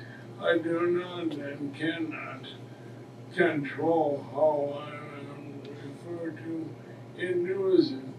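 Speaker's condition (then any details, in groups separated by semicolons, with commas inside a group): ALS; speech difficulty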